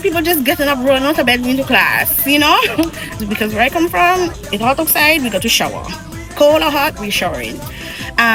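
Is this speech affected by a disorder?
No.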